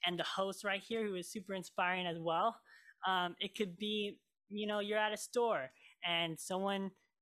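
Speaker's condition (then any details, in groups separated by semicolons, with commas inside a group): Cleft lip and palate; major closure surgery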